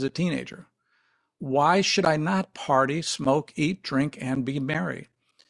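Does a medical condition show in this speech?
No.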